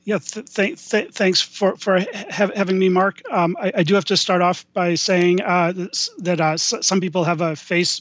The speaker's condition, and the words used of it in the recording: Stuttering. So if I freeze up here, hang with me and I'll get back on a roll.